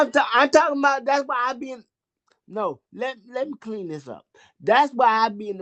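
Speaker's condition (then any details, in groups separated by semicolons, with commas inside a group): Cerebral palsy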